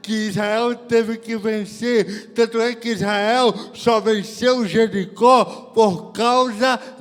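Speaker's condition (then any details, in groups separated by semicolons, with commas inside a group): Cerebral palsy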